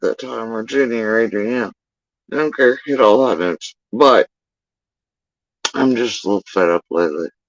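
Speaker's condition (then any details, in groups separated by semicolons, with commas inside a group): Facial paralysis after surgery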